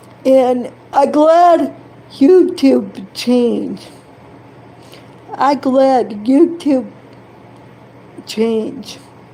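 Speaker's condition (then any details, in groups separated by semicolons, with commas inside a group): Cerebral palsy; affects hand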